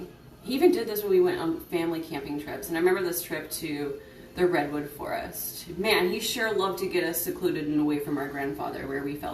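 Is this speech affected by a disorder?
No.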